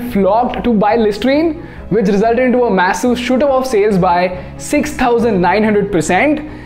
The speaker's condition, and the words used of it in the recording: No condition.